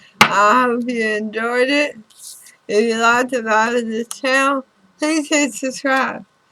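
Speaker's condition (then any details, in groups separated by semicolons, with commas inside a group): Throat cancer radiation damage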